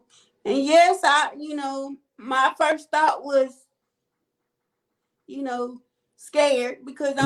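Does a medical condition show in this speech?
Yes: cerebral palsy.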